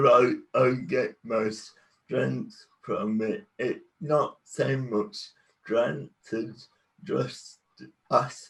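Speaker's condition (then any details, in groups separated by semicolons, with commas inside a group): Cerebral palsy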